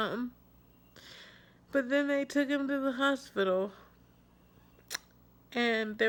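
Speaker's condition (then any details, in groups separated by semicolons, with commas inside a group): Cerebral palsy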